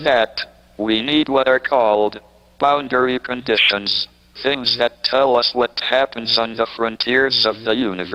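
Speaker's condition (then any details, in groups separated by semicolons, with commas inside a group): ALS, speech-generating device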